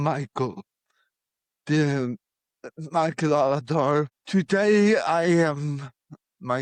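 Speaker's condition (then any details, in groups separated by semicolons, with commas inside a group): Cerebral palsy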